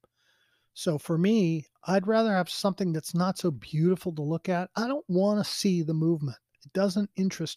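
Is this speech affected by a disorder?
No.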